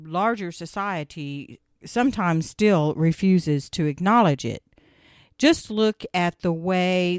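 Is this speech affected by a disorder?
No.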